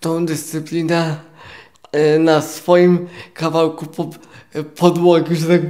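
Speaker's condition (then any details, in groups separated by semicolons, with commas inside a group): Cerebral palsy, quadriplegic; four-limb involvement, born premature at seven months, six weeks in incubator, wheelchair user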